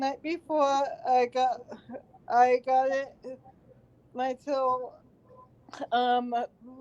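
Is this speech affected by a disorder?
Yes: cerebral palsy; since birth.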